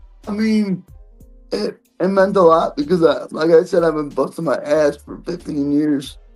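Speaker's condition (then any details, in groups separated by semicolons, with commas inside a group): Cerebral palsy; present from birth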